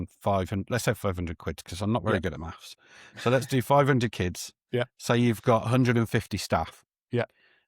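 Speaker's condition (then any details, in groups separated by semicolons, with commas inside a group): No condition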